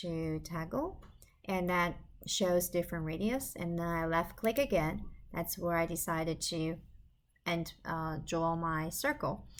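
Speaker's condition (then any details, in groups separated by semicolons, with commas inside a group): No condition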